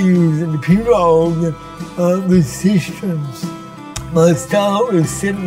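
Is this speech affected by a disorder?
Yes: cerebral palsy; from birth.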